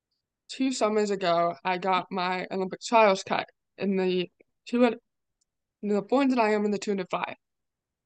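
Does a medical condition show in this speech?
Yes: deafness; deaf or hard of hearing, relies on starter hand signals and strobe start lights at meets.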